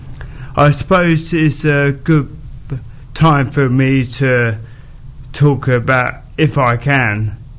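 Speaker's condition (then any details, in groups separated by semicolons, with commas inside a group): Motor neurone disease; diagnosed about nine months before recording, balance problems and falls, mobility impacted, drags legs walking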